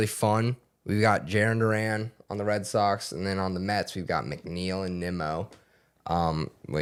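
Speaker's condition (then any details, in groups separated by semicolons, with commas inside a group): No condition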